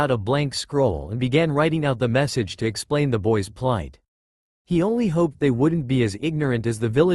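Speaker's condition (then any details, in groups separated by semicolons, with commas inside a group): No condition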